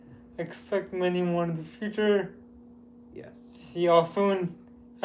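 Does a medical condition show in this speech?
Yes: cerebral palsy; with developmental delay.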